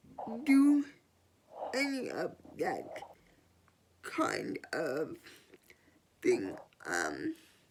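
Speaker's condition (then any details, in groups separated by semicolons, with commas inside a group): Cerebral palsy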